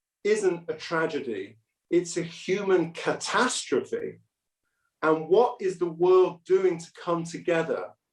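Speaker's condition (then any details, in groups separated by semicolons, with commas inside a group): No condition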